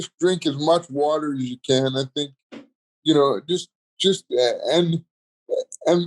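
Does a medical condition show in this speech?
Yes: cerebral palsy.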